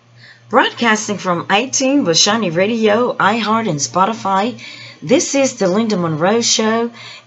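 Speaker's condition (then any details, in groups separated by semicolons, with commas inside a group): No condition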